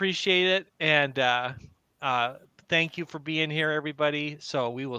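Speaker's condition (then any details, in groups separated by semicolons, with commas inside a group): No condition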